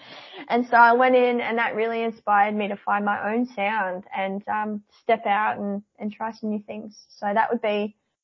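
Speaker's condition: Cleft palate; congenital cleft palate

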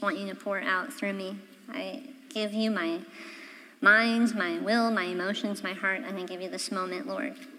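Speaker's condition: Cleft palate; congenital

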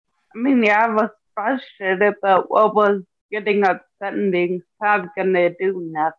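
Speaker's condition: Ataxia; wheelchair one year

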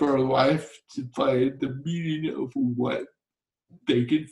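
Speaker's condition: Torsional dystonia; water therapy

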